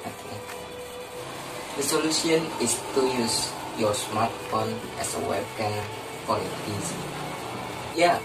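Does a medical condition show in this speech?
No.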